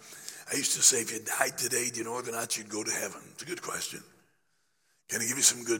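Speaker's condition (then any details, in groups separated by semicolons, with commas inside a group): Laryngeal cancer after radiation, growth on voice box treated with radiation and chemotherapy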